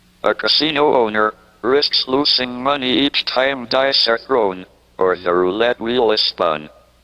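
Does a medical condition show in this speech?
Yes: ALS, through a speech-generating device.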